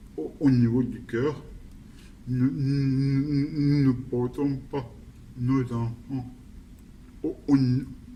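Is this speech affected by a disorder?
Yes: cerebral palsy.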